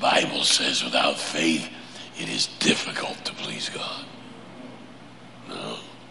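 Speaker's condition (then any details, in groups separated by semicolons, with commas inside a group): Laryngeal cancer; PET scans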